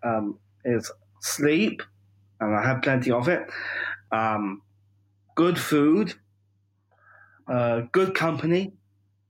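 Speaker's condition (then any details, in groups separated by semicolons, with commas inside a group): Down syndrome; 45 years old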